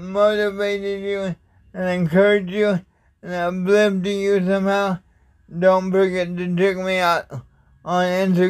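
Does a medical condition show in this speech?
Yes: cerebral palsy.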